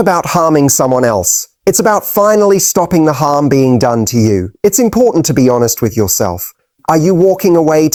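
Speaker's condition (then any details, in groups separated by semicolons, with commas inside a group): No condition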